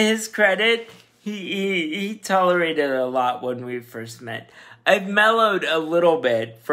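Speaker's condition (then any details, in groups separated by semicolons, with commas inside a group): Cerebral palsy, spastic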